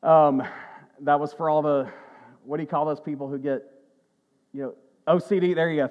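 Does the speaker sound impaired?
No.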